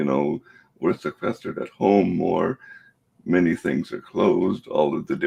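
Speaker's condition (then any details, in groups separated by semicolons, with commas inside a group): Cerebral palsy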